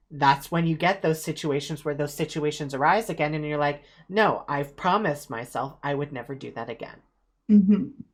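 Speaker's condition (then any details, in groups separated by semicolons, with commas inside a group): No condition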